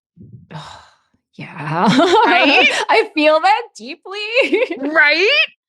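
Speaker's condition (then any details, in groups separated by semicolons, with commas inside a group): No condition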